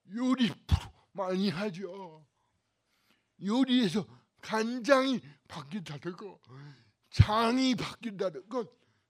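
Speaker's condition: Cerebral palsy; not curative

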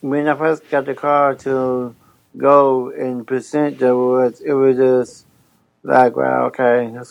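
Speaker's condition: Down syndrome; finds talking without a microphone difficult

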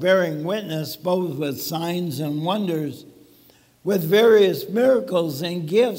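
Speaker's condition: ALS; talks funny

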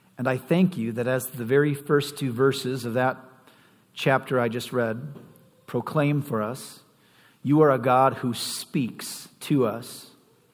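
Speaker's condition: No condition

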